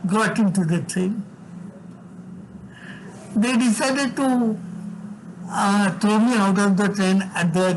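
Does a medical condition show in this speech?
Yes: severe cerebral palsy.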